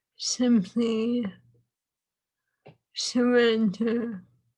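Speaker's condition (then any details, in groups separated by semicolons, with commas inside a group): ALS; swallowing lost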